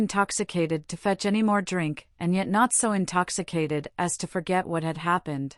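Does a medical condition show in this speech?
No.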